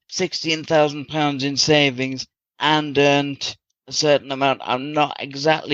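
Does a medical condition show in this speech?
Yes: cerebral palsy.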